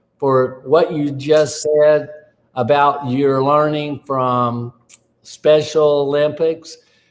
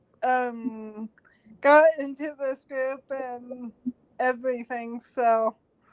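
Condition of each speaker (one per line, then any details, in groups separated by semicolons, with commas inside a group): No condition
Cerebral palsy; since birth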